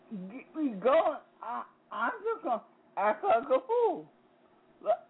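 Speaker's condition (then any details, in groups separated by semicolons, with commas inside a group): Speech impediment; sees speech therapist, practices breathing by hosting Blog Talk Radio show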